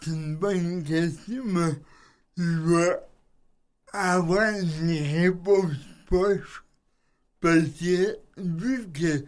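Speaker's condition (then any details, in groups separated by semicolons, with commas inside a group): Cerebral palsy; host says speech not odd at all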